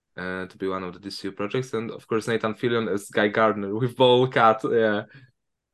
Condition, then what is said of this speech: No condition.